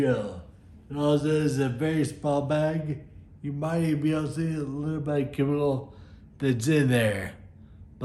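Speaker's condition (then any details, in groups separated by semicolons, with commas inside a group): Friedreich's ataxia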